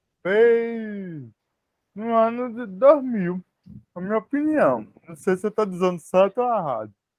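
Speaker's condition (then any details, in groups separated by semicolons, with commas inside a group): Spastic cerebral palsy; spastic, poor motor coordination, involuntary movements; answers coursework by voice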